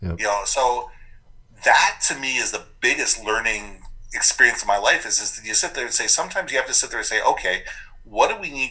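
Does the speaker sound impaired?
No.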